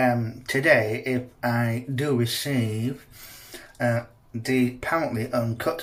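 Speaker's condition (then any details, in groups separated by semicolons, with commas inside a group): No condition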